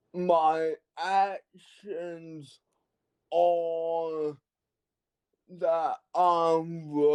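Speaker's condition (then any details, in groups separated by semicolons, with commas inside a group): Cerebral palsy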